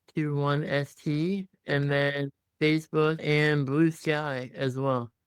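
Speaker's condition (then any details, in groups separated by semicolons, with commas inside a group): Muscular dystrophy; tracheostomy for breathing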